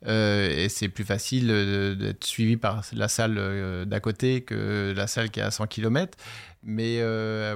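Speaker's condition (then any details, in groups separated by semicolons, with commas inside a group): No condition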